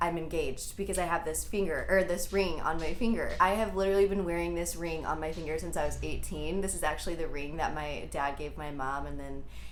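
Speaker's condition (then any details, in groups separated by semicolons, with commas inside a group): No condition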